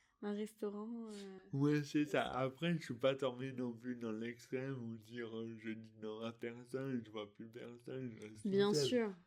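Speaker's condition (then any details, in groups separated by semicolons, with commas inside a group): Dystonia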